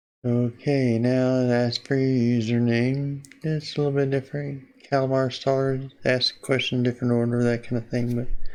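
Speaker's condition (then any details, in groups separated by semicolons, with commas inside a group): Parkinson's disease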